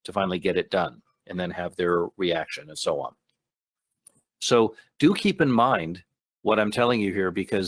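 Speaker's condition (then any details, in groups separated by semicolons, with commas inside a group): No condition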